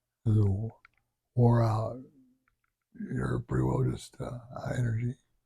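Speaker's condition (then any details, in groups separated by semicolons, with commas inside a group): Parkinson's disease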